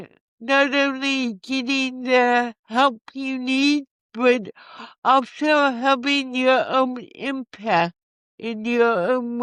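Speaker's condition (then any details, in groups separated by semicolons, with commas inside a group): Cerebral palsy; from birth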